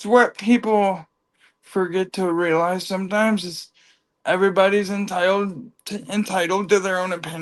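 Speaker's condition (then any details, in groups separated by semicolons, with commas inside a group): Cerebral palsy; from birth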